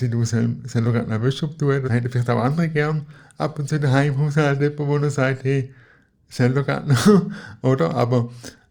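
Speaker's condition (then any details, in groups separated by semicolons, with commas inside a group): Cerebral palsy; wheelchair user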